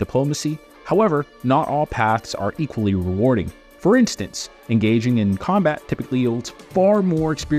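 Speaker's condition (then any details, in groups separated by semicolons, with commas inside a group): No condition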